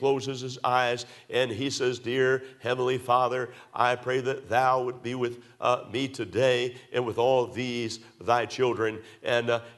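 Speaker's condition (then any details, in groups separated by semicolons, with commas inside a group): No condition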